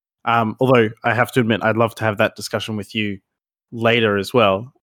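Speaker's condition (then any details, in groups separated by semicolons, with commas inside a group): No condition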